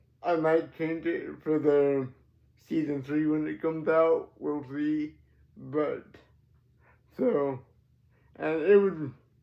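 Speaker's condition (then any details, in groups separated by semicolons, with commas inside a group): Cerebral palsy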